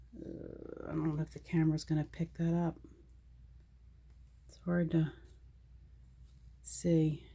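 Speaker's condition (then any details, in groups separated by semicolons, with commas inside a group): No condition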